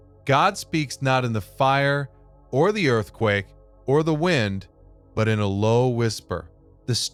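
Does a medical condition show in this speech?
No.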